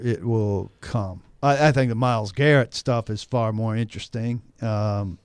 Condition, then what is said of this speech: No condition.